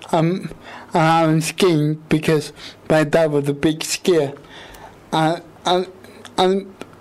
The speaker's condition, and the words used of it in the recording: Cerebral palsy. It takes me quite a bit of effort, but I'm not trying